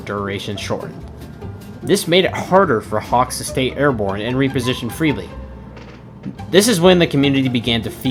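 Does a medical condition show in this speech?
No.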